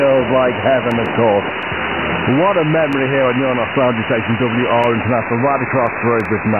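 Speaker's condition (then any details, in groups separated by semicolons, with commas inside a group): No condition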